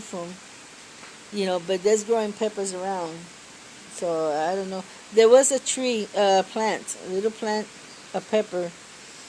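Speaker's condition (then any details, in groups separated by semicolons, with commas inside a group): No condition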